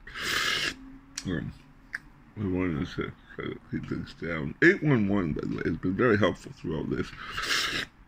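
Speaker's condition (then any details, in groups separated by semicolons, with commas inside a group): Glossectomy with reconstructed tongue; tongue cancer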